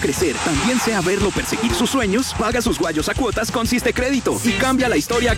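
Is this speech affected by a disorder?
No.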